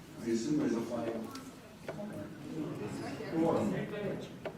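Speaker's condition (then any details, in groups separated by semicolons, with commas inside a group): No condition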